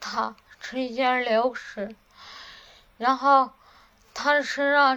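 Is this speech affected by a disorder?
Yes: cerebellar atrophy, hereditary; familial, mother, uncle and aunt died of it, untreatable, slurred speech first, then weak hands, no medication, about ten years given; muffled articulation, tongue not nimble, listeners struggle to understand.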